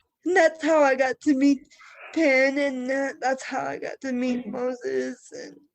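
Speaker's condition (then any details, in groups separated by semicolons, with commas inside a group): Cerebral palsy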